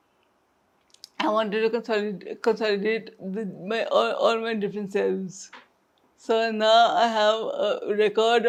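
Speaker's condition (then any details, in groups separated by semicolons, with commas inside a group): Traumatic brain injury; home speech exercises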